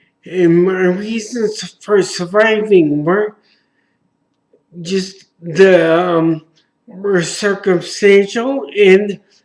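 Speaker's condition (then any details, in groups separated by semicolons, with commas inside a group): Traumatic brain injury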